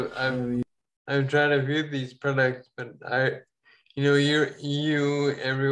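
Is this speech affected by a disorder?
Yes: ataxia; falls.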